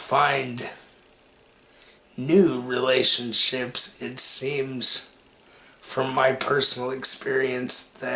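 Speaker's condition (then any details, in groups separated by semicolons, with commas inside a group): Cerebral palsy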